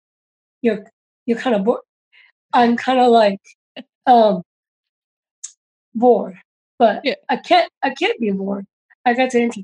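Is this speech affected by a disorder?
Yes: Down syndrome; congenital, present from birth; used cue cards when first presenting.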